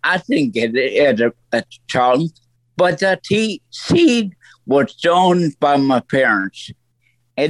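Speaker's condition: Stroke; voice altered since stroke, lasting effect

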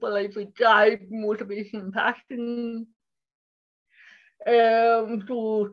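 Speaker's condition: Cerebral palsy; speech impairment

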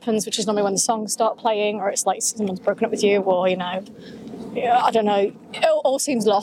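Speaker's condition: No condition

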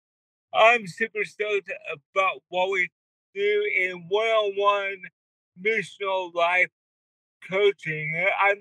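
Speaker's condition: Cerebral palsy; wheelchair user

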